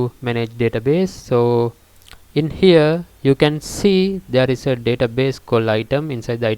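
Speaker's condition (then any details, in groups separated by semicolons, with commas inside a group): No condition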